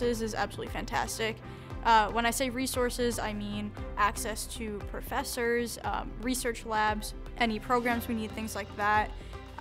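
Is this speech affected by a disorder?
No.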